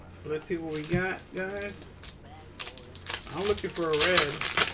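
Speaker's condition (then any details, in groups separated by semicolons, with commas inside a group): No condition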